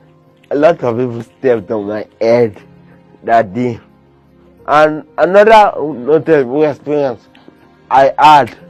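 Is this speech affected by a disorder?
Yes: cerebral palsy.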